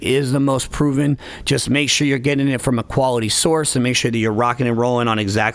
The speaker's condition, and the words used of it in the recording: No condition.